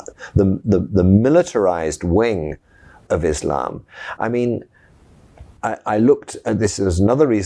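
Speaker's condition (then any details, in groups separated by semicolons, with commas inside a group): No condition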